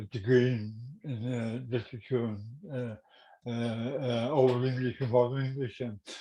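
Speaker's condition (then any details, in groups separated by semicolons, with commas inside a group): Cerebral palsy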